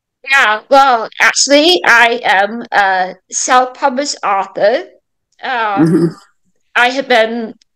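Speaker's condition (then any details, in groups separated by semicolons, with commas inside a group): Mild cerebral palsy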